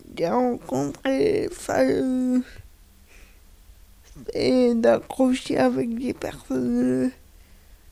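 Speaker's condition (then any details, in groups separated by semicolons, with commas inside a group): Cerebral palsy; speech and expression disability, articulation on radio needs considerable effort and concentration, slight stumbling on early questions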